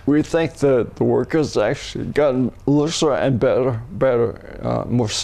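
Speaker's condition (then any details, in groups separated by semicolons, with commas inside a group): Multiple system atrophy; Multiple System Atrophy, initially diagnosed cerebellar ataxia, affects walking, balance; aged 67, progressing, ataxia worsening, after cord blood stem cells; declined over last year, markedly worse last three months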